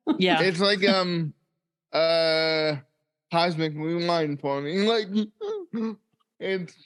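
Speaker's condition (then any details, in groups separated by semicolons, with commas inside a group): Cerebral palsy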